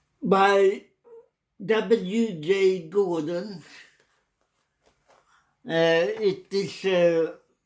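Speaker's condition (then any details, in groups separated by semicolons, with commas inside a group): Cerebral palsy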